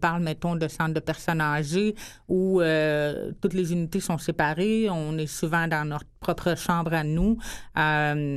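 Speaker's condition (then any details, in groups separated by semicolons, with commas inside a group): Hearing loss since birth; congenital hearing loss, born hard of hearing; expresses herself very well, worked very hard for it, also speaks English well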